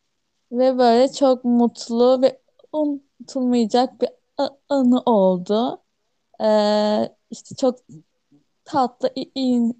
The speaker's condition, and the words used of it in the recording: Stuttering. Hani hem fiziksel anlamda çok fazla zorluyor, yoruyor.